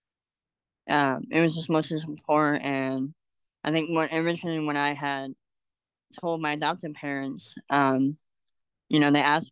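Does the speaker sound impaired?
Yes: cleft lip and palate; congenital.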